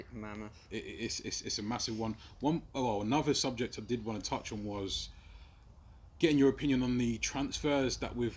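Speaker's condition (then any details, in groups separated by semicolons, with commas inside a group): No condition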